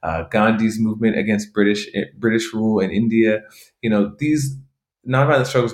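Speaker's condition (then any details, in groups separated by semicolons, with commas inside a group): No condition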